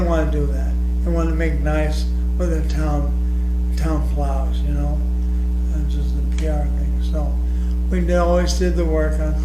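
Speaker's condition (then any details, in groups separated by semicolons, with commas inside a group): ALS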